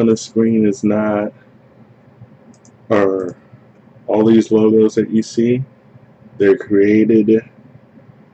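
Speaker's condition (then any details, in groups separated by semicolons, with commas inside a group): No condition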